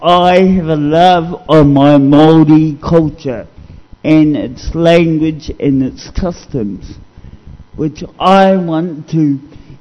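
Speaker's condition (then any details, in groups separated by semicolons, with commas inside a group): Cerebral palsy; discovered at age 2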